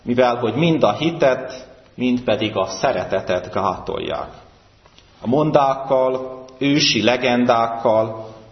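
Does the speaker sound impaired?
No.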